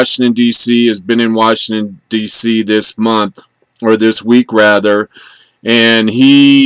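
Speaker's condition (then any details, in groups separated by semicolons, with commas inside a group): No condition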